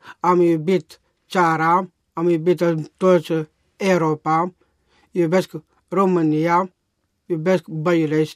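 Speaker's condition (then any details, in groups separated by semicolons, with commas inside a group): Down syndrome; adult man, 33 years old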